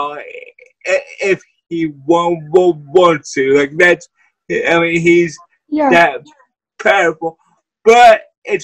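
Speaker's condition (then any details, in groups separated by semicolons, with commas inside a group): Cerebral palsy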